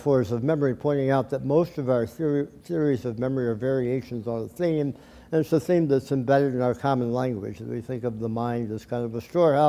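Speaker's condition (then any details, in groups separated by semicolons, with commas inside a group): Tongue cancer surgery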